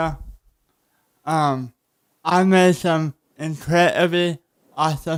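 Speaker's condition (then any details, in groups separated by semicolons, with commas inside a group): Cerebral palsy; spine surgery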